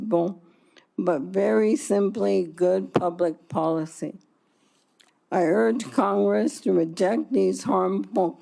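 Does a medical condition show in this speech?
Yes: ALS; ALS, upper body affected, legs spared.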